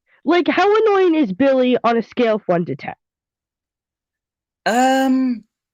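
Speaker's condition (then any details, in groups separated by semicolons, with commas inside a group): No condition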